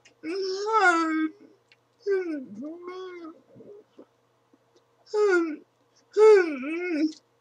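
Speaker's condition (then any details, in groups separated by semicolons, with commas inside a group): Cerebral palsy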